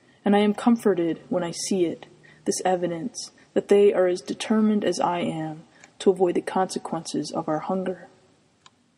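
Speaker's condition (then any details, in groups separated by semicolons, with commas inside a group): No condition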